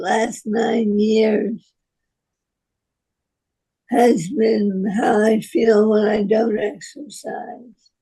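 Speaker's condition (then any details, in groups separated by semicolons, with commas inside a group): Parkinson's disease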